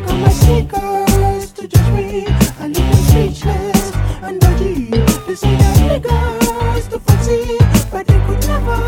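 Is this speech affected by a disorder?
No.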